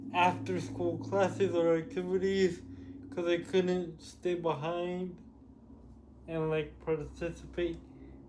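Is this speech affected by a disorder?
Yes: cerebral palsy; with developmental delay.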